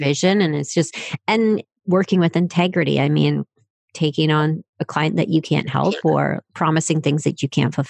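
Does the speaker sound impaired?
No.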